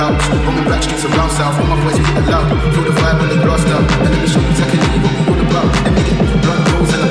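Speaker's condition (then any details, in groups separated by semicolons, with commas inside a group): No condition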